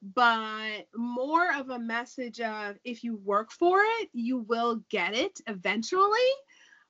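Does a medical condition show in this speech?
No.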